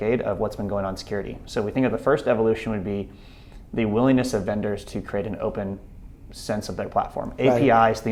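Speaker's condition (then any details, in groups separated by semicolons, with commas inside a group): No condition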